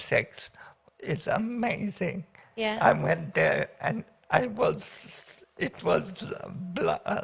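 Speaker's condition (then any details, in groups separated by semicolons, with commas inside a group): Paraplegia with essential tremor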